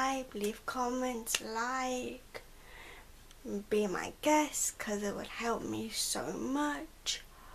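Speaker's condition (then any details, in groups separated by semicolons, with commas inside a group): Cerebral palsy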